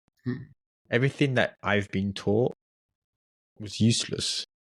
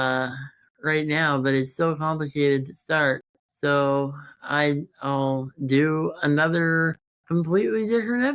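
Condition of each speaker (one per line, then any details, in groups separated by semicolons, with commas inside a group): No condition
Congenital muscular dystrophy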